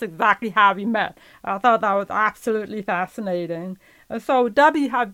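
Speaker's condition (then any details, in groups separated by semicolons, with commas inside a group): Profound deafness; profoundly deaf since earliest memory, legally blind from early 20s, 10% peripheral vision left; relies on lip reading, knows some sign language but rarely uses it; learned to speak with speech therapist help, therapy in elementary and high school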